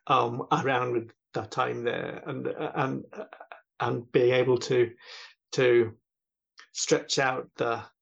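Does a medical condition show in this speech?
Yes: stammering; talks with a stammer; here repeated sounds, repeated words, blocks.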